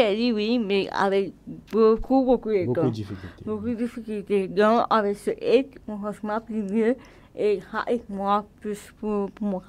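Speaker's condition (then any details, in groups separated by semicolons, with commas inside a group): Cerebral palsy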